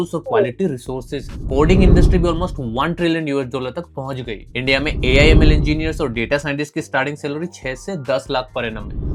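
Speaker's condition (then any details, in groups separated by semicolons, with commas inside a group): No condition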